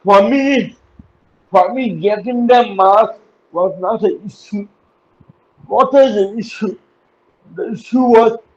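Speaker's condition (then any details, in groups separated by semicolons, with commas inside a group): Cerebral palsy; uses wheelchair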